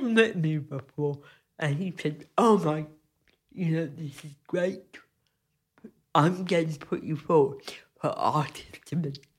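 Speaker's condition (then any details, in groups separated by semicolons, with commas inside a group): Cerebral palsy; from birth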